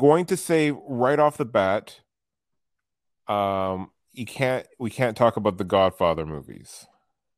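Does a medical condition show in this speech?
No.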